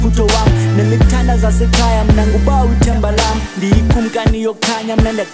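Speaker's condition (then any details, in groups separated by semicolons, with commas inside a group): No condition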